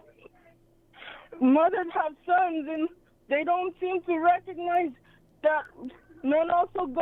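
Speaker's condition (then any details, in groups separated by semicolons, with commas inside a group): Cerebral palsy; sometimes hard to talk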